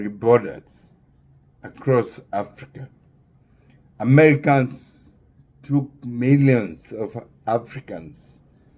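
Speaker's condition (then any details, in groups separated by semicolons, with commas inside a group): Neurological disease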